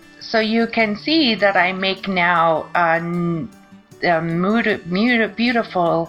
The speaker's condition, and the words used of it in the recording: Aphasia. So all of these things, writing, try to do a script, to think about my language and my I can't remember the word